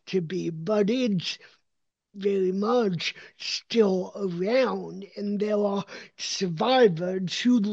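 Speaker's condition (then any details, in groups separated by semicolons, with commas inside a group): Cerebral palsy; possibly noticeable in speech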